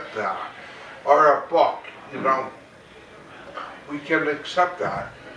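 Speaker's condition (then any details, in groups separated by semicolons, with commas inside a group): Cerebral palsy; very mild form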